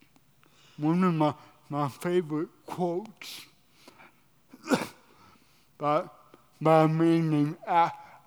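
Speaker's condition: Cerebral palsy

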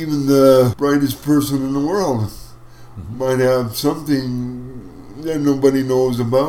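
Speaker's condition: Cerebral palsy; wheelchair for mobility

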